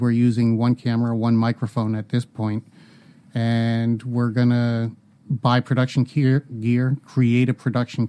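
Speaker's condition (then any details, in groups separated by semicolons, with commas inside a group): No condition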